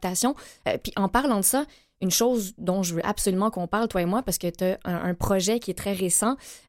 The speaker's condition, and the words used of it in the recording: No condition.